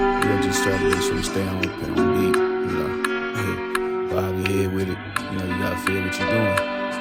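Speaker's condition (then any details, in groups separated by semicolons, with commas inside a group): No condition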